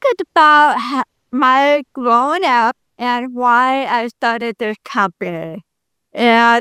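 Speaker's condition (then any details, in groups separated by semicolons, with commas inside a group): Deafness, congenital; speaks very well per host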